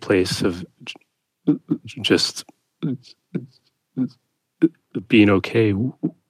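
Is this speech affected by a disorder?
Yes: stutter; since childhood, persisting into adulthood; halting speech heard in interview; repetitions, long painful blocks on first part of words, trouble breathing during blocks, urge to avoid talking; here blocks.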